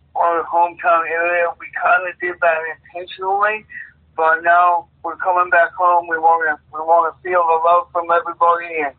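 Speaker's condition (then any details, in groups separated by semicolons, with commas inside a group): Cerebral palsy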